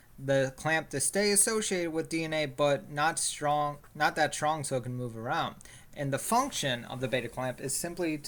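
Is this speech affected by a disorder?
No.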